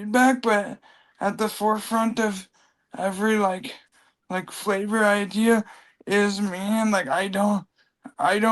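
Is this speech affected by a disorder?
Yes: cerebral palsy; from birth.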